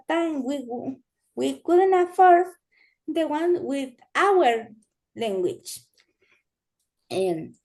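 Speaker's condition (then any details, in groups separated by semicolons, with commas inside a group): Cerebral palsy; limits current activity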